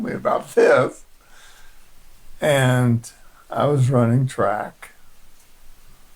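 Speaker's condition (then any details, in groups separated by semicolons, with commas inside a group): Parkinson's disease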